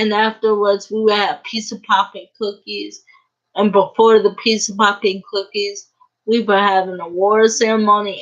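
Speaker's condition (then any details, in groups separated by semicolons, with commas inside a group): Cerebral palsy; uses a wheelchair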